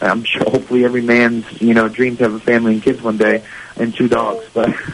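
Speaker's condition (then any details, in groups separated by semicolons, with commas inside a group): No condition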